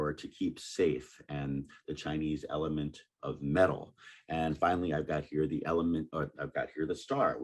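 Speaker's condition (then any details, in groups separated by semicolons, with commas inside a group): No condition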